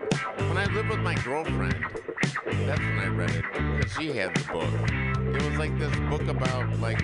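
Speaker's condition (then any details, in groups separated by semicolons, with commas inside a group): No condition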